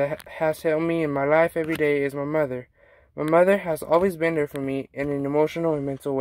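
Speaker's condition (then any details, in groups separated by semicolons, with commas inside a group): No condition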